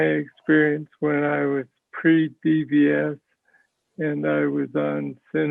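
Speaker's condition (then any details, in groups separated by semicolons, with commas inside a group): Parkinson's disease; DBS implant, tremor originally main symptom; speech sounds like mush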